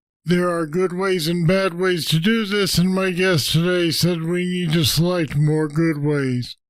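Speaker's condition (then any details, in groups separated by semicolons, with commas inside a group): Parkinson's disease; deep brain stimulators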